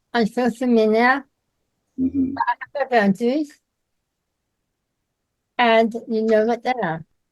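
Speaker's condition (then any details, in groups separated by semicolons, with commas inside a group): Myasthenia gravis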